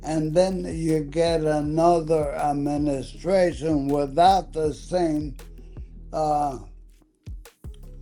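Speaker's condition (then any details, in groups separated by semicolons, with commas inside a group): ALS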